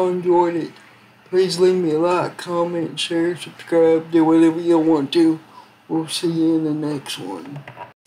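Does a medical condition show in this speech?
Yes: cerebral palsy.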